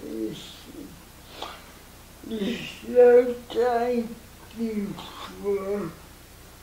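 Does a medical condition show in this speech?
Yes: cerebral palsy; motorized wheelchair.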